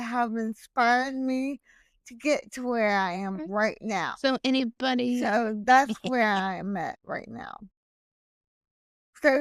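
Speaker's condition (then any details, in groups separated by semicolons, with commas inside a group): Hemiplegic cerebral palsy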